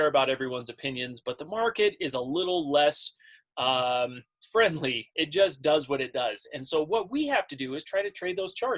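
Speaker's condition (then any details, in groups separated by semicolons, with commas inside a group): No condition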